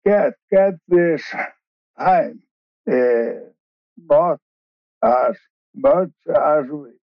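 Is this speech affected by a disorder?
Yes: ALS, bulbar onset, later regular ALS; initially diagnosed bulbar-onset, wheelchair user.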